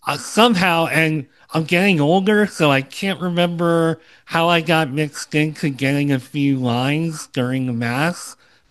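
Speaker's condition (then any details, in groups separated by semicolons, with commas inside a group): Cleft lip and palate, Opitz G/BBB syndrome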